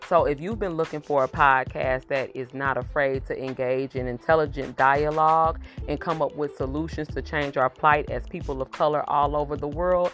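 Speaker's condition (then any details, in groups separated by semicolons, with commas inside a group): No condition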